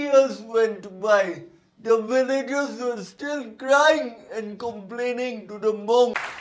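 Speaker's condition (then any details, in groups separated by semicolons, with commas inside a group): Cerebral palsy; present from birth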